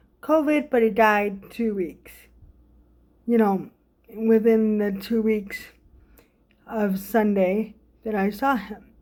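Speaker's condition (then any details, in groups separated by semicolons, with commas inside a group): Cerebral palsy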